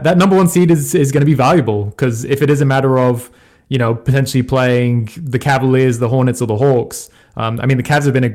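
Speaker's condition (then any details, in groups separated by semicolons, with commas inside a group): No condition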